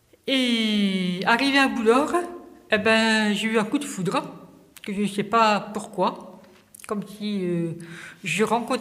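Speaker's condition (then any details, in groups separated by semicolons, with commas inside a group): Hearing impairment from birth, congenital; no speech until age ten, lacked hearing equipment early, specialised school; able to sing and hear liturgy, speech regained through two years' therapy with Jackie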